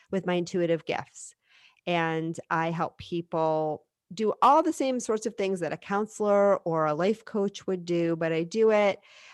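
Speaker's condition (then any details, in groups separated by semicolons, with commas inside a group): No condition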